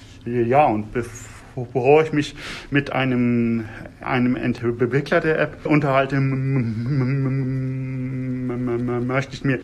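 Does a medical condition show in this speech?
Yes: stuttering; fairly strong stuttering symptoms; block occurs during introduction after about 20 seconds; blocks while speaking, fluent at first; here repeated sounds, repeated words.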